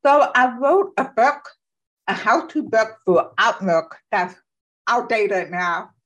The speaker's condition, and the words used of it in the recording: Deafness. I grew up learning how to speak and lip read.